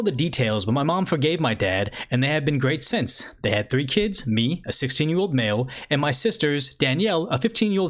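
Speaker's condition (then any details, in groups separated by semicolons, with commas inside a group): No condition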